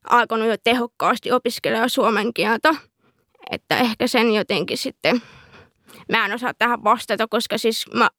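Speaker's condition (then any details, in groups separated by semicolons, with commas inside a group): Deafness with cochlear implant; cochlear implant user, bilingual, Finnish speaker, probably also sign language; wears implant device, sign language interpreter Minna Paakkolanvaara in studio; cannot understand speech as well as hearing people, weak English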